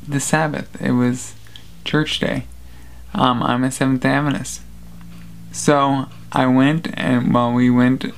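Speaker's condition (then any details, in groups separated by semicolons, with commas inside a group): Traumatic brain injury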